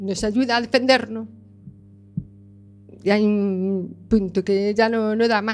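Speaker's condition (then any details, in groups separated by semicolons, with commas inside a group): Deafness with cochlear implant; deaf since childhood, right ear unaided and unstimulated for many years; cannot perceive voice timbre, intonation or accents, understands nothing without seeing faces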